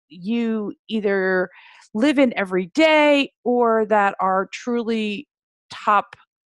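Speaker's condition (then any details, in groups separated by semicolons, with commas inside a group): No condition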